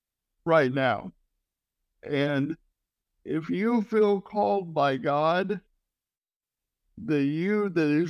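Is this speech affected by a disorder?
Yes: cerebral palsy.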